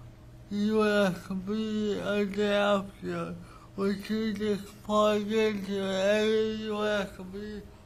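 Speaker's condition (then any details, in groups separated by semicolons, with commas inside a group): Speech impairment after birth surgery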